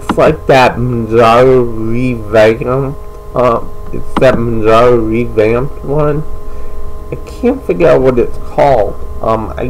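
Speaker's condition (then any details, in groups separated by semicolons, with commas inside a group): Cerebral palsy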